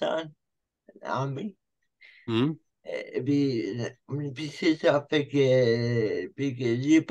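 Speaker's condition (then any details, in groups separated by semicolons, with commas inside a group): Cerebral palsy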